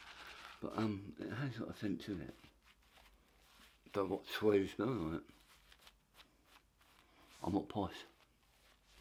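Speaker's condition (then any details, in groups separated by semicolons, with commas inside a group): Tongue cancer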